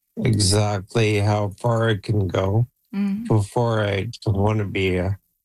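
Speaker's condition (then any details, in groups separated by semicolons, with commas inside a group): ALS; Elon Musk's N1 brain implant surgery, implant controls computer by thought, used for communication; age 48; voice declining, expects soon to lose ability to talk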